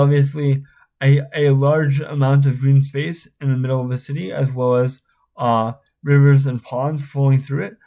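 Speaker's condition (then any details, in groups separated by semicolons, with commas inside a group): Spastic cerebral palsy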